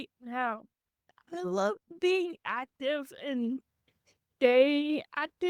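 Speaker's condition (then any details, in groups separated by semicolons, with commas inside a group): Cerebral palsy; from birth; had speech therapy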